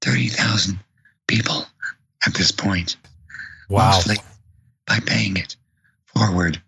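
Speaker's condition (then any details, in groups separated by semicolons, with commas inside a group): Vocal cord paralysis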